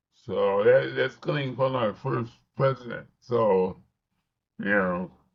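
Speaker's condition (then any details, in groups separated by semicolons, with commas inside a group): Cerebral palsy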